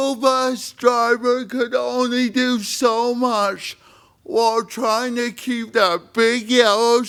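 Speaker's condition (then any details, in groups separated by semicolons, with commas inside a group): Spastic cerebral palsy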